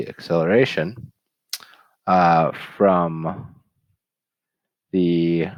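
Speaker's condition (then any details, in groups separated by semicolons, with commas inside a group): No condition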